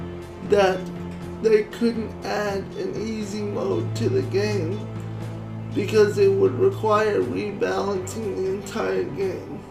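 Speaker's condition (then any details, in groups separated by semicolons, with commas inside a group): Cerebral palsy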